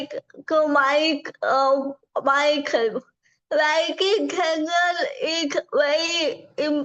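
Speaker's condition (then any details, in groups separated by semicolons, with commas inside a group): Cerebral palsy; from birth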